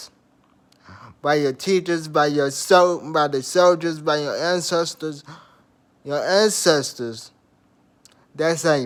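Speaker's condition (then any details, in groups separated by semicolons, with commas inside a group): Traumatic brain injury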